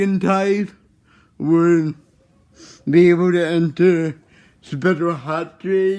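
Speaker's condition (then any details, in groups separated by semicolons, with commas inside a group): Cerebral palsy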